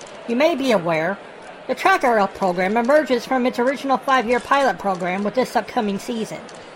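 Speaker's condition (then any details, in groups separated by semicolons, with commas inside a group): No condition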